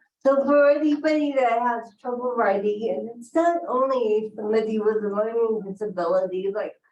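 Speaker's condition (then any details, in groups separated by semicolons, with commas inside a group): Cerebral palsy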